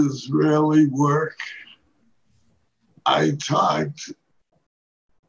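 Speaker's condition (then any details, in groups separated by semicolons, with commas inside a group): Parkinson's disease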